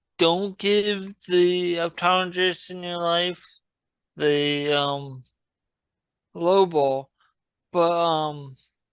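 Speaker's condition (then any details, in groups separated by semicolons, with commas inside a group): Traumatic brain injury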